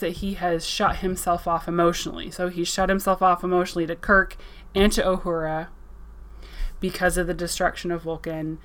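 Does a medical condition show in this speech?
No.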